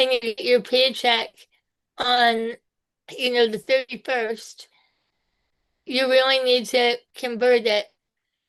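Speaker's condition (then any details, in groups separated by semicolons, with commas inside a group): Spinal muscular atrophy type two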